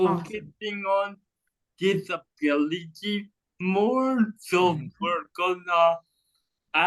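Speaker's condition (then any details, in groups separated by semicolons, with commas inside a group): Cerebral palsy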